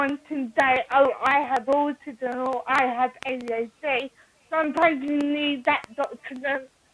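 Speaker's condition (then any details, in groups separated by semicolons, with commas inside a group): Cerebral palsy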